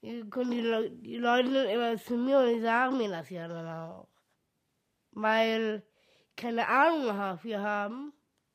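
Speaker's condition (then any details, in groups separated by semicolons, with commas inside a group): Down syndrome; genetic, congenital, features visible at birth, glasses since age 2, childhood training in tongue control; still very small stature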